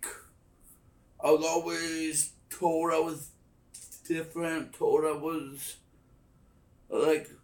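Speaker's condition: Stutter; dropped due to time-limit penalties; penalized for stutter under Toastmasters time limits, handling silences while stuttering on stage; prolonged sounds

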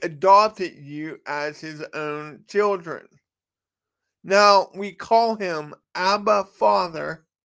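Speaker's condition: Cerebral palsy; speech affected by cerebral palsy, strangers judge speech

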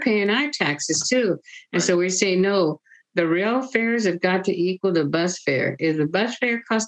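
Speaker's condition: No condition

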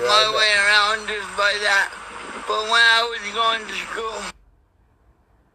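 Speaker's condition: Cerebral palsy; electric wheelchair since age 6

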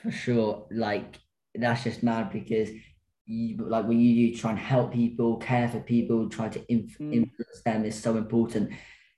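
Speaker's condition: Stammering; stammer present since at least move to Dubai and school years; repeated sounds

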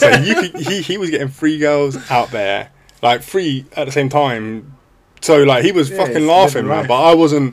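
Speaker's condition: No condition

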